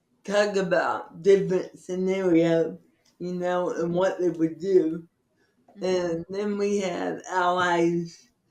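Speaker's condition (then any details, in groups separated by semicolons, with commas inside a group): Cerebral palsy; from birth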